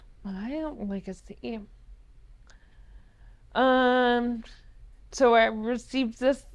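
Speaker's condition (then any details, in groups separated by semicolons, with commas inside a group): ALS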